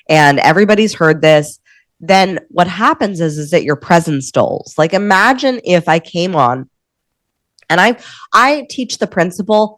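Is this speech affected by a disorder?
No.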